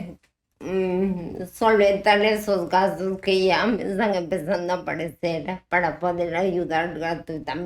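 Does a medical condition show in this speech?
Yes: ataxia type 1; degenerative, affects balance and coordination; worsening balance, coordination, more tremor, needs help eating; speaking and pronunciation problems.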